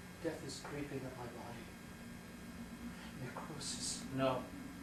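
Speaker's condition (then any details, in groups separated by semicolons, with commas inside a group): No condition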